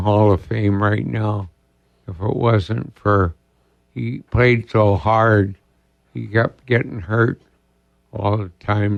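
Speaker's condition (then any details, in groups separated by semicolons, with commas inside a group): ALS; diagnosed about two years ago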